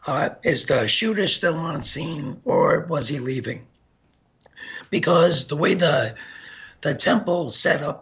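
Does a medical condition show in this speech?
Yes: gunshot injury to voice box; lodged 3 mm by carotid.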